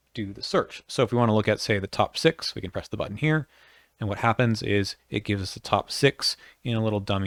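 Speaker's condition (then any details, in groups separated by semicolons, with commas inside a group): No condition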